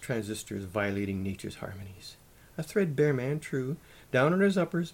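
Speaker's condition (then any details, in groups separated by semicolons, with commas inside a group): No condition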